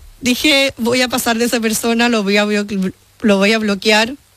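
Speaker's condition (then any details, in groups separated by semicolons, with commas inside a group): Down syndrome; genetic condition, from birth; described by host as speaking very well and clearly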